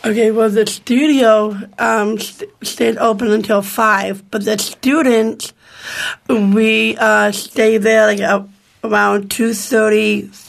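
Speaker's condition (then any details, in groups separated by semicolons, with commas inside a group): Down syndrome; from birth, born in Rochester, raised in Palmyra, New York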